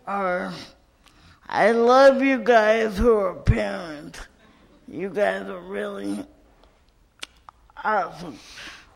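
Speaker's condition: Cerebral palsy; cerebral palsy from birth, did not get needed physical therapy in childhood

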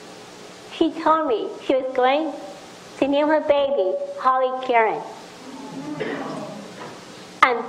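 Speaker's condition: Down syndrome; extra chromosome; speech problems

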